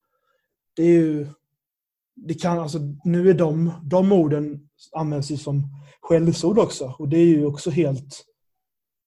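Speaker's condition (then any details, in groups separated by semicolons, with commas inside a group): Stuttering; biological stuttering from age six, worst in primary school, lessened since, childhood lisp outgrown; mild stuttering, past speech teacher and speech therapist exercises, SpeechEasy device likely from upper secondary; gets stuck on words, stutters more when stressed, excited, unprepared or unconcerned about it; repeated words, prolonged sounds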